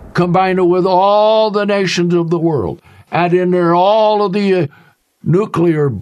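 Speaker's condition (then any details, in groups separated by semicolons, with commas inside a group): No condition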